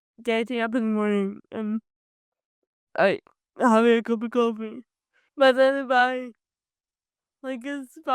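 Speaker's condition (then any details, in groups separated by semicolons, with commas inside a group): Cerebral palsy; from birth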